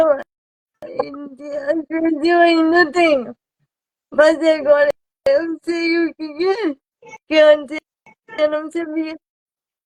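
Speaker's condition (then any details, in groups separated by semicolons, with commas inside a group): Cerebral palsy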